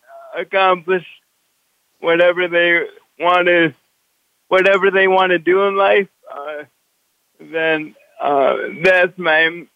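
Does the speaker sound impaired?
Yes: cerebral palsy; pushed and pulled through triathlon races by father.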